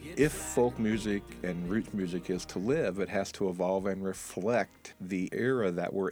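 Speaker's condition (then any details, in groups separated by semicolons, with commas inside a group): No condition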